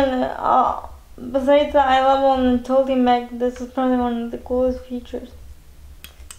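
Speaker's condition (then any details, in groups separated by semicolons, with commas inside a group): Spastic quadriplegia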